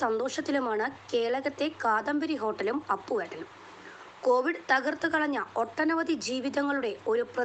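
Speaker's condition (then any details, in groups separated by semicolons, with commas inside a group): No condition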